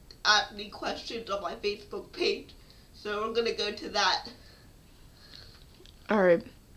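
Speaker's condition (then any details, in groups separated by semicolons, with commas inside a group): Cerebral palsy; affects speech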